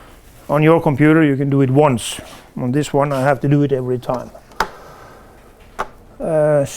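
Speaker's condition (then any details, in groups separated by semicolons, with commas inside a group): No condition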